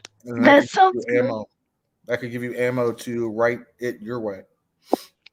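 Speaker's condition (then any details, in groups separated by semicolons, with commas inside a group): No condition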